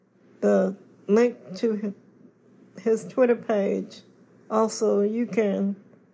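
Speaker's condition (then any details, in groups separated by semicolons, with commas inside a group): Cerebral palsy; confined to wheelchair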